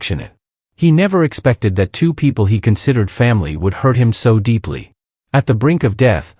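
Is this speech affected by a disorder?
No.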